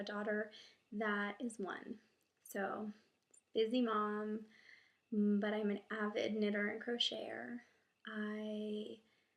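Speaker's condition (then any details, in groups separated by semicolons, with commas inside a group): No condition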